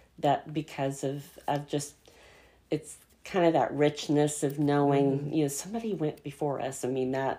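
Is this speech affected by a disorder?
Yes: cleft palate; soft palate strengthening exercises from speech pathologist mother, no bony palate, speech learned differently.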